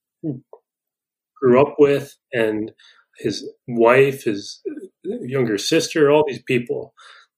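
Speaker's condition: Stuttering; lifelong, persisting into adulthood, long kept unspoken, now openly accepted; prolonged sounds, blocks

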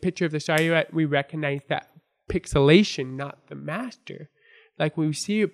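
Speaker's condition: Born deaf; congenital deafness from birth

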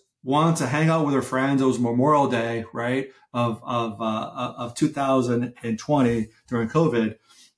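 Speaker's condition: No condition

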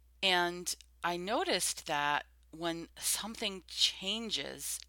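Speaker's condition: Stuttering; formerly covert, now overt; open acceptance, mindset change over last 4 to 5 years, more confident; stutters openly, no longer hides stuttering; prolonged sounds

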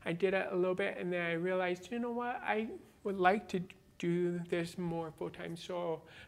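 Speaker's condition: Born deaf, cochlear implant

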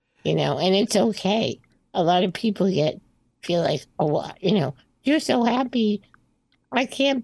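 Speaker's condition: Spinal muscular atrophy type 2; on oral breakthrough medication rebuilding motor neurons

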